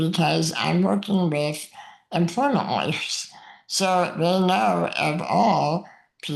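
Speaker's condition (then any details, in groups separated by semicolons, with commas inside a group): Muscular dystrophy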